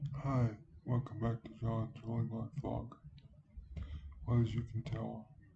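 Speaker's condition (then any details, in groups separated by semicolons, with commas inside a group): Cerebral palsy; wheelchair user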